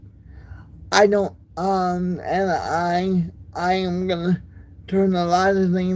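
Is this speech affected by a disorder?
Yes: cerebral palsy.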